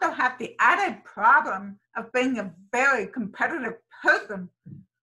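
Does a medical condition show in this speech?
Yes: deafness, sensorineural hearing loss; congenital profound sensorineural, damaged nerves, found 9 months, behind-ear aid at 10, adult cochlear implant; hears nothing without it, depends on lip reading, phone only with captions; raised oral, about 10 years speech therapy, mainstreamed in public school.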